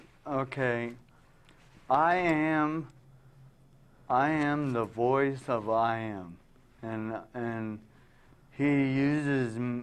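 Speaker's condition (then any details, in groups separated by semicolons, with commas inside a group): Traumatic brain injury; now talking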